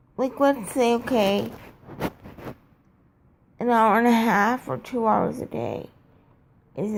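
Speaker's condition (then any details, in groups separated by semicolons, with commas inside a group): Cerebral palsy, triplegia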